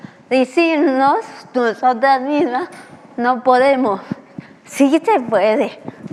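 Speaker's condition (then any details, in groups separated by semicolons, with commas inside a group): Cerebral palsy; began speaking at age six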